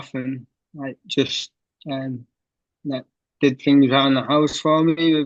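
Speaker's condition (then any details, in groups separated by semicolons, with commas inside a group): Cerebral palsy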